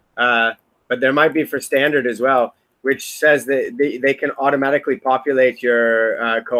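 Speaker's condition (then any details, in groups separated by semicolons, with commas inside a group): No condition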